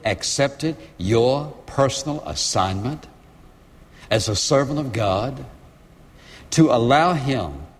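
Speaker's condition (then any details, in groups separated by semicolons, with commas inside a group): No condition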